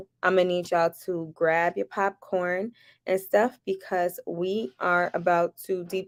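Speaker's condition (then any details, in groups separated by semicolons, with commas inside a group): No condition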